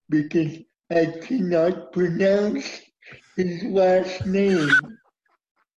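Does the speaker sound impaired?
Yes: cerebral palsy; uses wheelchair.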